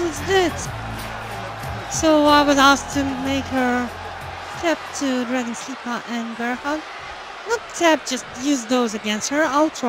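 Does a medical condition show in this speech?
No.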